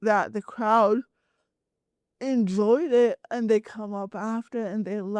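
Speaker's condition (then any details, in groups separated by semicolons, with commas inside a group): Cerebral palsy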